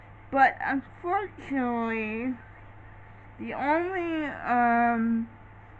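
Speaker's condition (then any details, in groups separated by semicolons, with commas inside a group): Cerebral palsy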